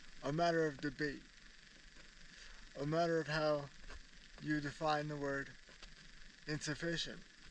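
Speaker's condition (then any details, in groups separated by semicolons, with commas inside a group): Cerebral palsy, spastic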